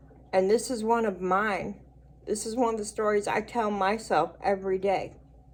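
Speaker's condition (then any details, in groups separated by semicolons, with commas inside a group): Cerebral palsy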